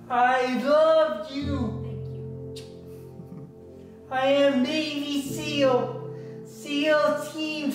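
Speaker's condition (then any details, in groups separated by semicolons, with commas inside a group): Traumatic brain injury; severe, car accident, initial coma, whole left side affected; about two years post injury, hyperbaric oxygen, physical therapy; speech and expression improving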